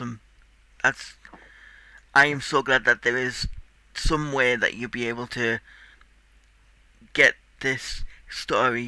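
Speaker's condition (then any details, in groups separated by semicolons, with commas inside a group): Cerebral palsy; tight muscles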